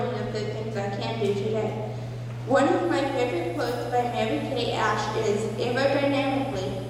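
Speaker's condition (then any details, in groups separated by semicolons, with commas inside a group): Cerebral palsy; mild spastic diplegia, legs mainly, brain bleed, selective dorsal rhizotomy; legs functional, ongoing therapy about 13 years, improved since surgery; childhood speech impairment, improved after 3 years therapy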